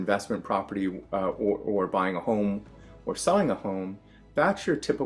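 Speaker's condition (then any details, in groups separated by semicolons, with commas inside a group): No condition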